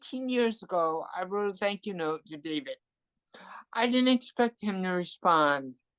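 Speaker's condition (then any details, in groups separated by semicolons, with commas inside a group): Cerebral palsy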